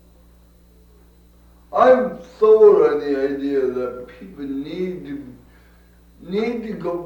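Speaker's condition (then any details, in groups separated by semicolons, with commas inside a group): Cerebral palsy; from birth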